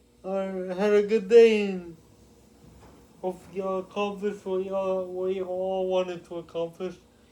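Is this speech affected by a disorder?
Yes: cerebral palsy; with developmental delay.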